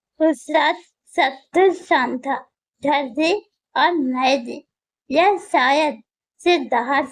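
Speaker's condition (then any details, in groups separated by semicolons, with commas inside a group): Muscular dystrophy; wheelchair user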